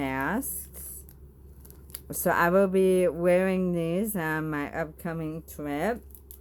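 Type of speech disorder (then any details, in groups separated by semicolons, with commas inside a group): Bulbar dysarthria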